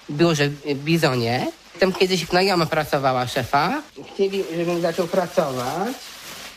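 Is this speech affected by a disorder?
Yes: Down syndrome; intellectual disability, sometimes forgets things, errors with arithmetic and counting money.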